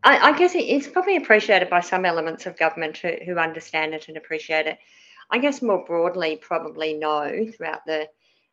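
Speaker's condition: Cleft palate; spoke differently as child

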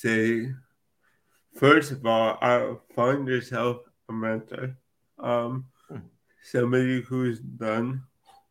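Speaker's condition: Cerebral palsy; from birth

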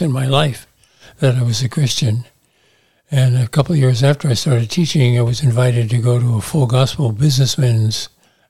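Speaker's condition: Parkinson's disease; about 15 years since diagnosis, on medication, regular exercise including boxing, cycling, weights, walking

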